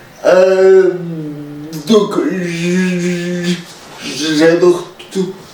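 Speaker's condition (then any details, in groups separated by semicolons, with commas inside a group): Cerebral palsy; uses wheelchair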